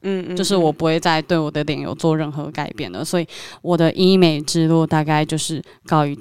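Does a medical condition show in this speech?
Yes: submucous cleft palate; submucous cleft palate since childhood, former underbite, braces, insurance-covered orthognathic surgery advancing upper, retracting lower jaw.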